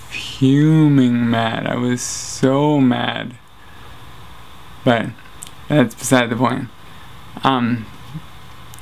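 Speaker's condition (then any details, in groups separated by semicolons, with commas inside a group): Traumatic brain injury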